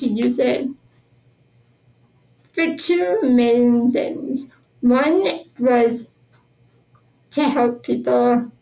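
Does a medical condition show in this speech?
Yes: spinal muscular atrophy; genetic progressive neuromuscular disease, born with it, power wheelchair since about age 2.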